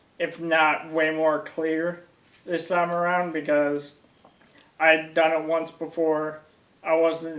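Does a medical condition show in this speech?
Yes: ALS; onset in legs, then arms, then core.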